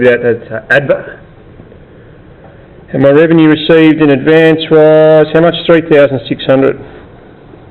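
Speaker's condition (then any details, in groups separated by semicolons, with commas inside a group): No condition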